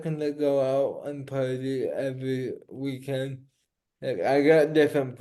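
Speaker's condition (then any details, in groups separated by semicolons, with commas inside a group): Cerebral palsy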